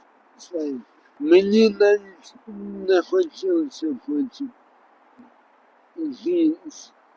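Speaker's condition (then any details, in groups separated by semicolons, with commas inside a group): Traumatic brain injury; car crash with coma, nerve damage; initially only unclear mumbling, relearned consonants, palate sounds failed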